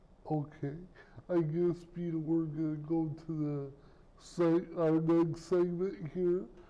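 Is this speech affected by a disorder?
Yes: cerebral palsy; speech impairment.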